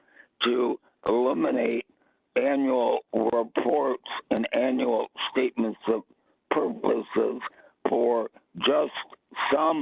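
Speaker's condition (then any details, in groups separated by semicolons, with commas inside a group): Vocal cord cancer; difficulty speaking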